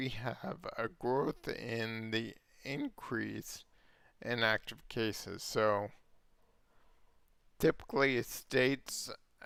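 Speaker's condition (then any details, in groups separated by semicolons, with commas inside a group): Multiple sclerosis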